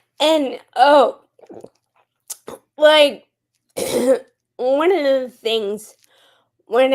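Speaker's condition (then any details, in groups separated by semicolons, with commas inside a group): Friedreich's ataxia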